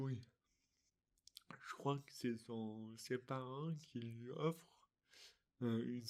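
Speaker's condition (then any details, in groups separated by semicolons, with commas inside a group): Dystonia; articulation difficulties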